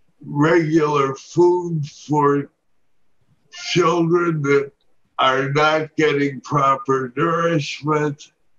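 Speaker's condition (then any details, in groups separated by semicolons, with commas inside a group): Parkinson's disease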